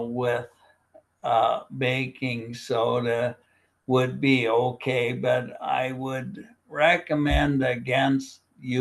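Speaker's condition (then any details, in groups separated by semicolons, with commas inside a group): Primary lateral sclerosis, bulbar onset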